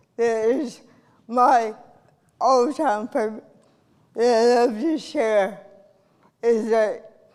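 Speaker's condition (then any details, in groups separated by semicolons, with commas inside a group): Cerebral palsy; from birth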